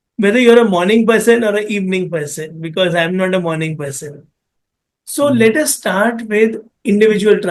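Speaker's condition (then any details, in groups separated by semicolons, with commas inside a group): No condition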